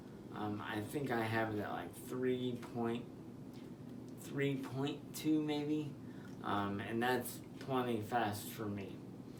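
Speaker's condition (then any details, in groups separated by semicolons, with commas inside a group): Spastic diplegia cerebral palsy; spastic diplegia, manual wheelchair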